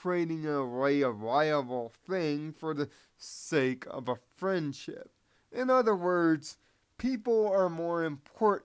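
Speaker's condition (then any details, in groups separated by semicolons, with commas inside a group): Cerebral palsy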